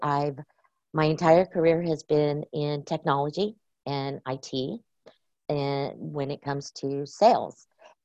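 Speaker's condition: No condition

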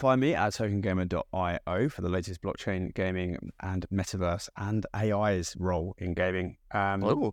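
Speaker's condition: No condition

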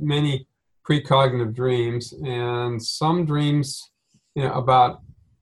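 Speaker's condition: No condition

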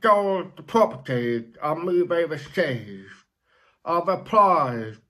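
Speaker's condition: Deafness, born deaf; very clear per host, sounds like late-deafened speaker, captions offered in case unclear

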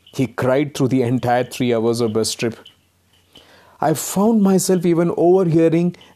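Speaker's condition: No condition

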